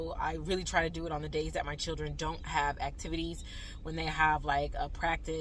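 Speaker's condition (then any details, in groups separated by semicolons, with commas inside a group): No condition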